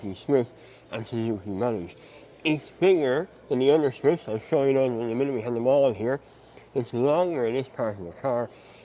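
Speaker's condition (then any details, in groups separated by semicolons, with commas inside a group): Mouth cancer surgery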